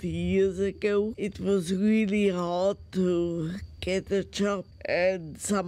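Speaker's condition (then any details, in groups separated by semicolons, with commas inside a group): Multiple sclerosis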